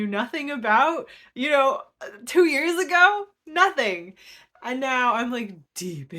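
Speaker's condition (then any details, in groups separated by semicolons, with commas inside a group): No condition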